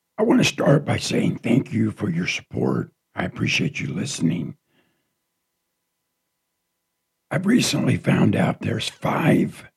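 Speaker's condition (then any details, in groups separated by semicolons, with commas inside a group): Partial laryngectomy from cancer; raspy voice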